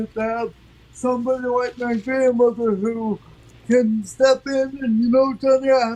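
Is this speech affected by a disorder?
Yes: cerebral palsy; from birth.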